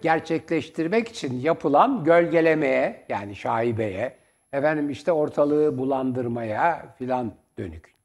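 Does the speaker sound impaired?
No.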